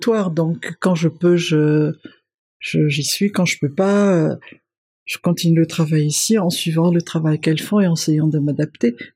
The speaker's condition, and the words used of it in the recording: No condition.